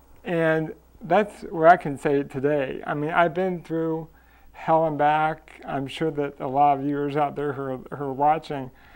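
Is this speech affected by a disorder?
Yes: cerebral palsy.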